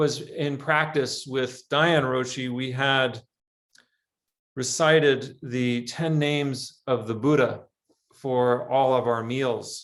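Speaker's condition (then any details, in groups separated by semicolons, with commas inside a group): No condition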